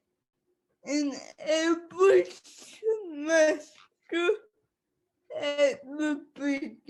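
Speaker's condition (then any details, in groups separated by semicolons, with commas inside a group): Cerebral palsy; speech affected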